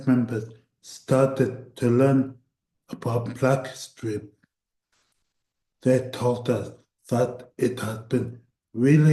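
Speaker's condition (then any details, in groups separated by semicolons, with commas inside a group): Cerebral palsy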